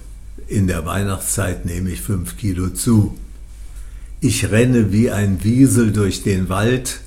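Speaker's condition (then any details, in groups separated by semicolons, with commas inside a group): Parkinson's disease; incurable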